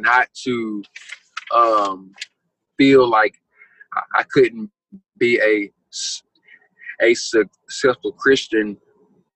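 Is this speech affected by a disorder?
Yes: stuttering; stuttering since childhood; ongoing stutter, may never stop stuttering; stutter audible in recording, formerly heavily hindered speaking; here repeated sounds, blocks.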